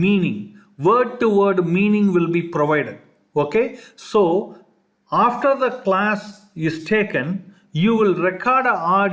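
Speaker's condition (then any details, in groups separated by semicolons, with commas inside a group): No condition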